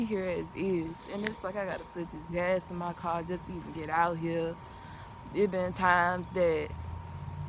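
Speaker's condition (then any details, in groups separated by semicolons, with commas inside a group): No condition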